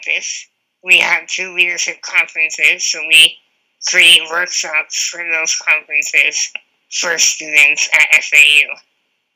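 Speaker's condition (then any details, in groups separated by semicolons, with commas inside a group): Spinal muscular atrophy; wheelchair user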